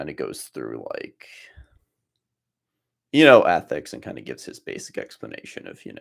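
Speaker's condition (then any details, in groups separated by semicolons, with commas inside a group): No condition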